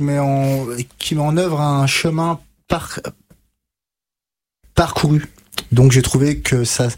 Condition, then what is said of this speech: Stuttering. Voilà, donc on a fait un gros travail, elle m'a appris des techniques pour que je sois plus fluent.